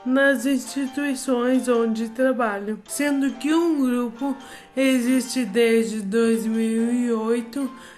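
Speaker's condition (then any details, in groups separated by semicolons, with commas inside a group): Amyotrophic lateral sclerosis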